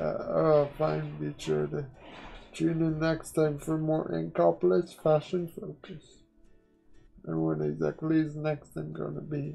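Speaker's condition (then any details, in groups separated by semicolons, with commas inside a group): Quadriplegic cerebral palsy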